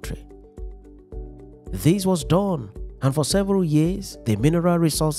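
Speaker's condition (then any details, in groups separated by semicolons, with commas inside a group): No condition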